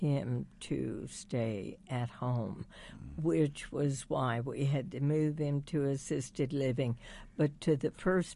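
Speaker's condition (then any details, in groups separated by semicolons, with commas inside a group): Spasmodic dysphonia; still able to talk on air, voice breaks persist, speaks slowly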